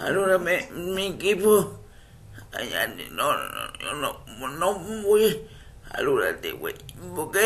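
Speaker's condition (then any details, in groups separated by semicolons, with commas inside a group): Cerebral palsy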